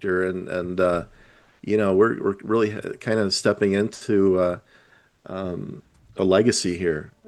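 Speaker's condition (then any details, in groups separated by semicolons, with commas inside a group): No condition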